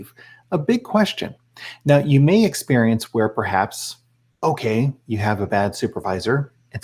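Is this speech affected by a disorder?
No.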